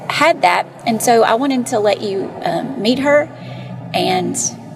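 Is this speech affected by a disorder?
No.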